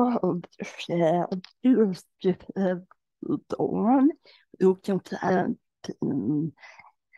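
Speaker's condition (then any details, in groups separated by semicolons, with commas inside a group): Generalized dystonia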